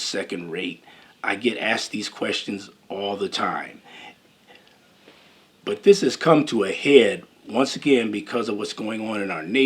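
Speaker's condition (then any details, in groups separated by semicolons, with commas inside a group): No condition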